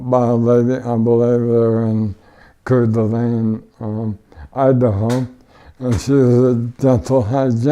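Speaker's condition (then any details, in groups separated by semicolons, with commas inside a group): ALS; power wheelchair, no tracheostomy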